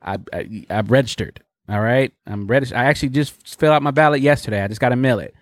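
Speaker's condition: No condition

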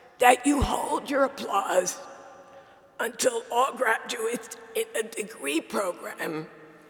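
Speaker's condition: Dysphonia; diagnosed dysphonia; compromised vocal ability, self-described sultry voice, still able to speak

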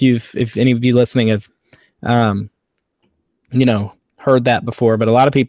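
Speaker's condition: No condition

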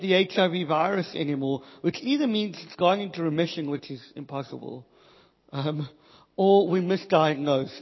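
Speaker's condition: Cleft palate, Pierre Robin syndrome

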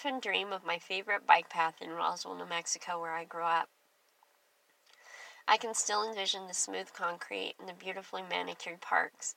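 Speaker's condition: Cleft lip and palate; clear speech

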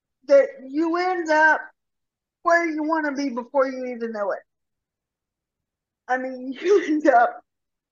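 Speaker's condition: Cerebral palsy; severe rotator cuff tear

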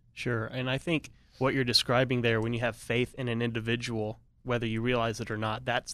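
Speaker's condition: No condition

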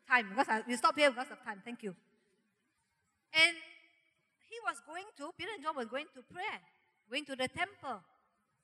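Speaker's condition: No condition

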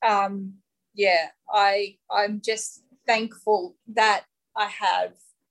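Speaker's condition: Aphasia; aphasia from stroke at age 33, does not go away; about five years after stroke, age 38; words made no sense at onset, affects talking, reading, writing, comprehension

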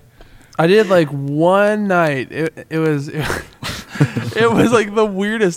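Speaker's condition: Stutter; very hard during school years, causing serious difficulty socializing; stutter not noticed by interviewer tonight, feeling comfortable helps fluency; repeated words, prolonged sounds

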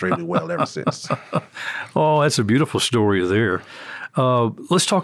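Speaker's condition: No condition

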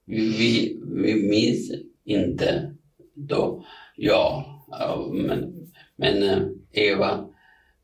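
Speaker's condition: Aphasia; thinks clearly, knows words in head but cannot get them out, fillers, repetitions, word-finding errors, short phrases

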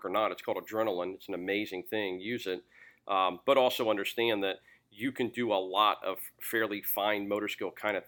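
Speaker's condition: No condition

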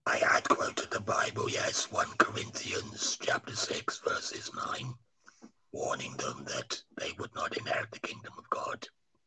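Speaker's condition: Laryngectomy after cancer; cancer survivor

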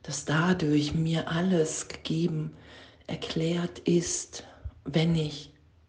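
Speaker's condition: No condition

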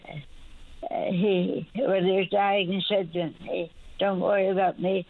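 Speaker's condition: Speech impediment after stroke, mild

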